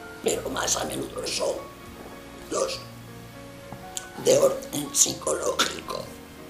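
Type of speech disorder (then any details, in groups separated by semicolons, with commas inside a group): Oesophageal speech; laryngectomy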